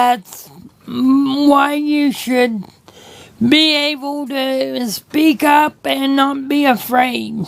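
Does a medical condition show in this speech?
Yes: cerebral palsy.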